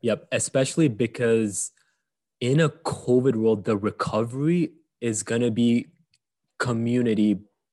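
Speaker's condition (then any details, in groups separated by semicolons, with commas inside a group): Stutter, mild; stutter from about age five, stuttered a lot in job interviews, overcome via self-development, small steps; mostly overcome in past few years, only a bit remains; slight residual stutter; prolonged sounds, blocks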